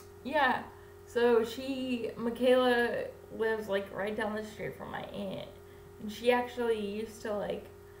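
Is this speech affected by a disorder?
Yes: cerebral palsy; infant ventilator.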